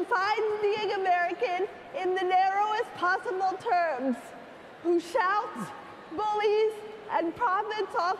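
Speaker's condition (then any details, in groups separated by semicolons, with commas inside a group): Cerebral palsy, spastic quadriplegia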